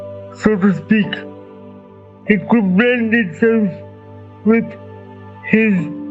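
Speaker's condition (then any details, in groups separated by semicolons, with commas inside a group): Cerebral palsy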